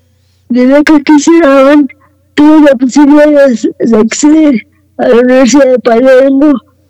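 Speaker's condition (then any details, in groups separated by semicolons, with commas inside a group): Cerebral palsy; wheelchair user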